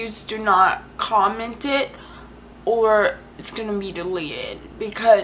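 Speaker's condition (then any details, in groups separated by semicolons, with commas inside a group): Cerebral palsy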